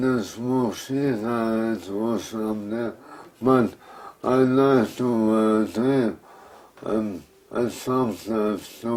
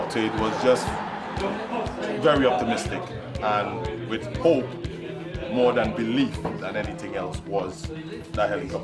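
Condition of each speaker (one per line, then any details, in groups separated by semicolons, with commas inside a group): MND/ALS; progressive; since 2013; poor speech at onset, slow speech
No condition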